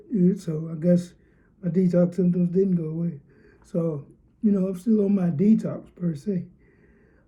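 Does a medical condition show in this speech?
Yes: cerebral palsy.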